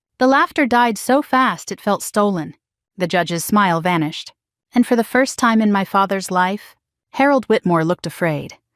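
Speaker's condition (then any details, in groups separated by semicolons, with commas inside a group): No condition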